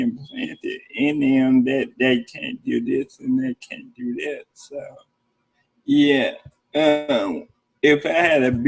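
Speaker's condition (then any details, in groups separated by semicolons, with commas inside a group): Cerebral palsy; speech therapy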